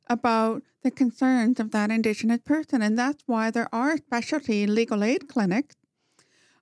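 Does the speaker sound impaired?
Yes: profound hearing loss, congenital, bilateral; hearing aid right ear only.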